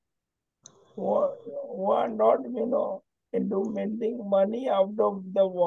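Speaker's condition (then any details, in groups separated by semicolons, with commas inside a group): ALS; onset right index finger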